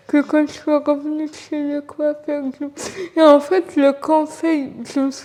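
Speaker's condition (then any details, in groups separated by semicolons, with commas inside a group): Cerebral palsy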